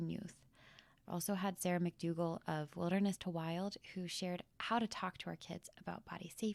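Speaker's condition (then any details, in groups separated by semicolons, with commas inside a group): No condition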